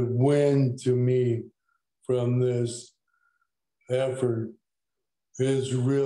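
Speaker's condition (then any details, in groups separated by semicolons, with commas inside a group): ALS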